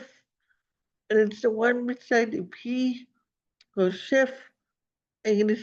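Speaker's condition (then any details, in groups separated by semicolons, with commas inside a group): Cerebral palsy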